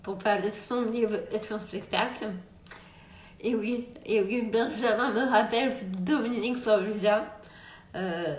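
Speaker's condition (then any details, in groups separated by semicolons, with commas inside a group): Multiple sclerosis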